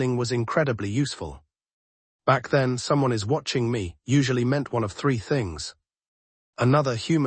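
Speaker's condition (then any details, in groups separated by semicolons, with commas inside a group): No condition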